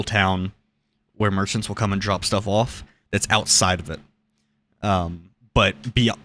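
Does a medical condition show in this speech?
No.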